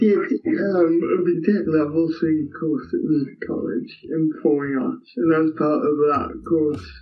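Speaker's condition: Cerebral palsy; affects walking and balance

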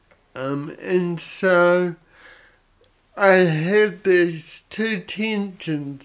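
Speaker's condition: Cerebral palsy; odd sort of voice

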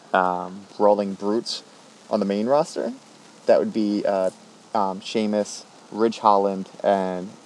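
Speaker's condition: No condition

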